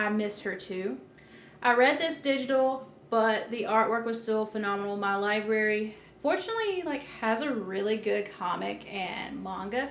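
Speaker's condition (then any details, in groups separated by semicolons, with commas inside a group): No condition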